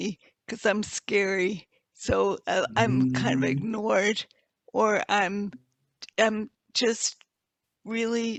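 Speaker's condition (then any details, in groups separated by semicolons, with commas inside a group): Multiple sclerosis; quadriplegic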